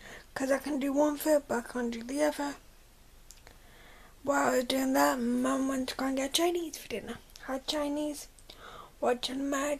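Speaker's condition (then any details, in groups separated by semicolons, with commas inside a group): Cerebral palsy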